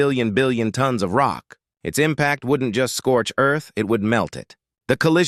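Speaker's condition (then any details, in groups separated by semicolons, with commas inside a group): No condition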